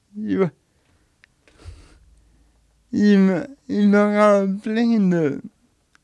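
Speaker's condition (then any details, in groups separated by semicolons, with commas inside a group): Cerebral palsy; age 31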